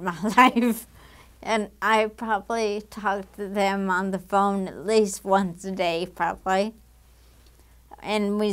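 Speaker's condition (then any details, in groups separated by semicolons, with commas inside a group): Damaged diaphragm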